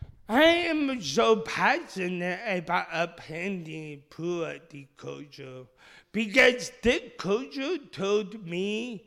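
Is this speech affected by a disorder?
Yes: speech impediment; speech impediment since childhood, initially misdiagnosed.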